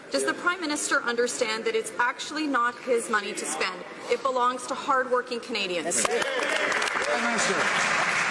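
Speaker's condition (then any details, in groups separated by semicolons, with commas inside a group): No condition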